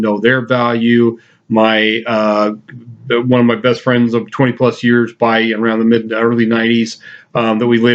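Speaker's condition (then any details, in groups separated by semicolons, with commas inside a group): No condition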